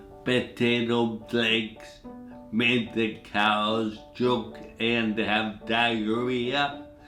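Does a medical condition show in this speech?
Yes: traumatic brain injury (pontine cavernoma).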